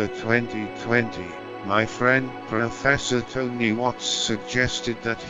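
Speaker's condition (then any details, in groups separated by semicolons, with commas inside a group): Bulbar onset motor neurone disease, speech-generating device; bulbar onset, stomach feeding tube; about two years since onset, progressive, balance and strength waning; no longer communicates by voice, funny voice, tube fed only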